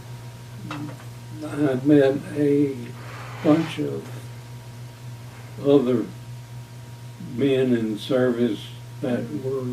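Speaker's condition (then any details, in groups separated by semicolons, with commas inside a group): Parkinson's disease; about two years since onset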